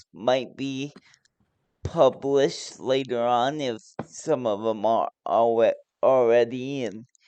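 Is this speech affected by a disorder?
Yes: cerebral palsy.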